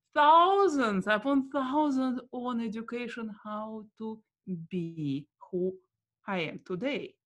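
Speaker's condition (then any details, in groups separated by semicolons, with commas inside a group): Stuttering; formerly severe with facial contortion and pushed words, doctors unhelpful, improved with coaches; deep breath then slow speech, learned breathy sexy voice like Marilyn Monroe to manage stutter; prolonged sounds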